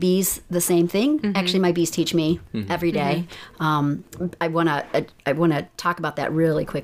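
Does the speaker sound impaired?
No.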